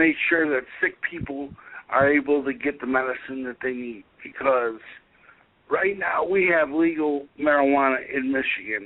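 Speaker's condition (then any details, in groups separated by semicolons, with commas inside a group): Cerebral palsy; able to speak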